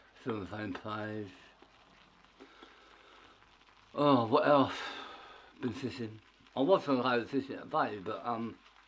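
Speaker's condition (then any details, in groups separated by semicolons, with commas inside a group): Tongue cancer; half tongue removed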